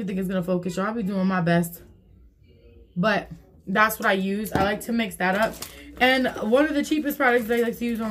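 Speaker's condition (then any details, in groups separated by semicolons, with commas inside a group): No condition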